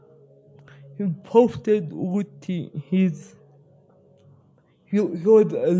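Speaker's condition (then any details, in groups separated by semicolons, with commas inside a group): Spastic cerebral palsy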